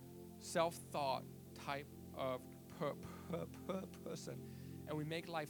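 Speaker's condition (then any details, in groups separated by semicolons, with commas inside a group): Stutter; stutter since childhood; still has speech impediment, speaks publicly from front stage; avoided speaking in class when younger, felt less clear than peers; repeated sounds, blocks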